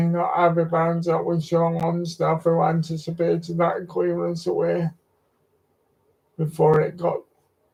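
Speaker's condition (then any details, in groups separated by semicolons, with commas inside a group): Cerebral palsy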